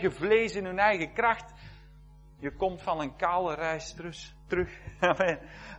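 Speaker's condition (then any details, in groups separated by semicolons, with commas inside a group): No condition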